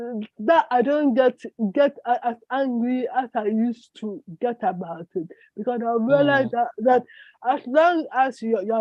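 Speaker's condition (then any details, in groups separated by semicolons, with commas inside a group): Cerebral palsy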